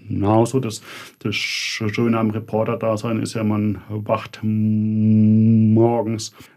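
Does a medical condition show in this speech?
Yes: stuttering; developmental, lifelong, possibly inherited, father stuttered, brother fluent, logopedic speech therapy, constant since second grade; frequent part-word and whole-word repetitions; audibly stutters, repeats syllables and words, e.g. gespr gespr gesprochen; here repeated words, prolonged sounds.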